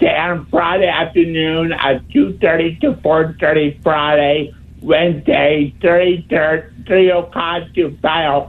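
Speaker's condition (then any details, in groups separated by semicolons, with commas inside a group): Speech impediment; wheelchair user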